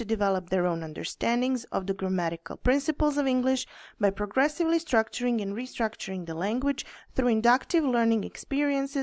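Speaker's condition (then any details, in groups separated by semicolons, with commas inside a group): No condition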